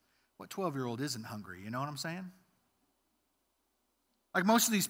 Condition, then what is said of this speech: None; typical speech.